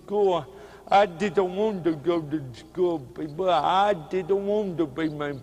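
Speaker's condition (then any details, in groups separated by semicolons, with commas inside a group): Cerebral palsy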